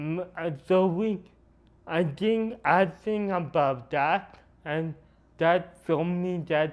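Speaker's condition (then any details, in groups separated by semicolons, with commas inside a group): Cerebral palsy; noticeably atypical speech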